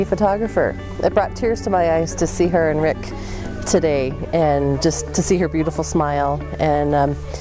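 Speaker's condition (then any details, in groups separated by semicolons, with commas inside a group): No condition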